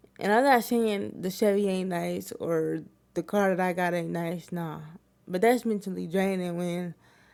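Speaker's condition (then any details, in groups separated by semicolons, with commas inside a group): Cerebral palsy; wheelchair user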